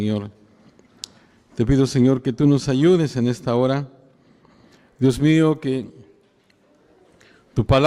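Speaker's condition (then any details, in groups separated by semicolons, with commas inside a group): No condition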